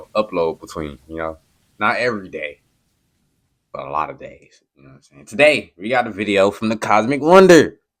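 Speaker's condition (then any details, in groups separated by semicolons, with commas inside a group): No condition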